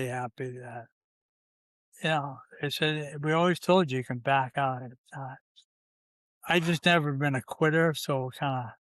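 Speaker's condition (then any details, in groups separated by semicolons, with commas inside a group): ALS, C9 mutation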